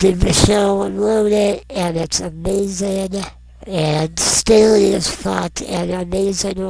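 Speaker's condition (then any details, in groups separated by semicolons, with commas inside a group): Non-progressive muscular dystrophy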